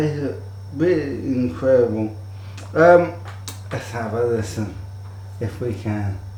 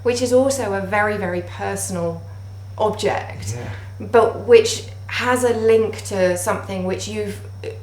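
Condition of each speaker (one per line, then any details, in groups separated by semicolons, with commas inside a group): ALS; affects emotions, speech, right hand; voice may sound peculiar
No condition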